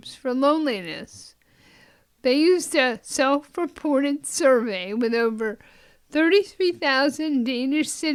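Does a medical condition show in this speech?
Yes: myotonic dystrophy; progressive muscular disease affecting mobility.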